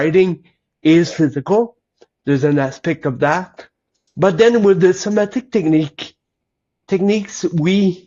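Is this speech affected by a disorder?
Yes: cerebral palsy; lifelong.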